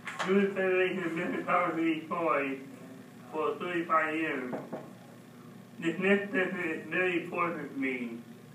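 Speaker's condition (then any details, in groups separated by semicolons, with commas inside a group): Mild cerebral palsy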